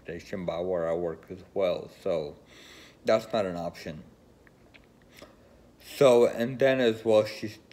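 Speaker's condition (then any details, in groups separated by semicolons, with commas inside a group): Friedreich's ataxia; uses wheelchair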